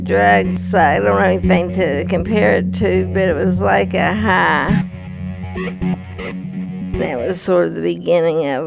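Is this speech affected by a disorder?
Yes: Parkinson's disease; onset in early 50s, full body tremor with fall, Requip for 7 to 8 years; off Requip, tremors a lot worse, trouble walking, recently got cane, uses walker.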